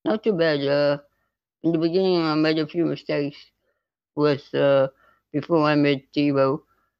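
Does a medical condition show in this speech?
Yes: spinal muscular atrophy type 2; neuromuscular, loss of motor neurons, progressive muscle wasting, less progressive than type 1.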